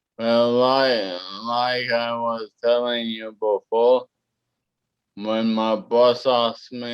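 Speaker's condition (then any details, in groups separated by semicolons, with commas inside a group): Cerebellar ataxia; wheelchair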